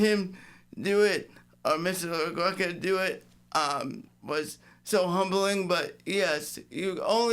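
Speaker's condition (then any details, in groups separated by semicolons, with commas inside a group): Cerebral palsy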